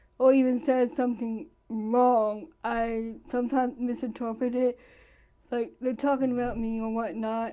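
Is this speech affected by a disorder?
Yes: cerebral palsy; present from birth.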